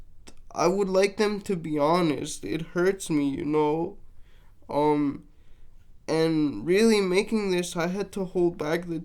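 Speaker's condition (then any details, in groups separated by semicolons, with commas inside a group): Cerebral palsy, mixed, mild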